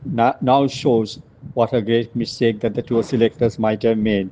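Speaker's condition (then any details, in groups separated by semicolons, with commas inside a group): No condition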